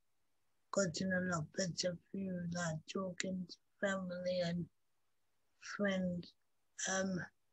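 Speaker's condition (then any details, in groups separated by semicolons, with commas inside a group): Cerebral palsy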